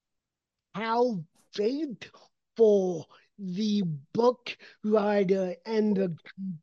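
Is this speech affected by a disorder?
Yes: cerebral palsy; onset before three.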